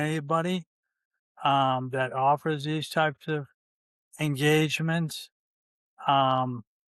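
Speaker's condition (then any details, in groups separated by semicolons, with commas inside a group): ALS, C9 mutation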